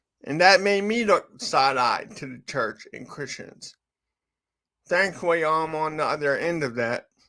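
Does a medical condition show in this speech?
Yes: cerebral palsy; from birth.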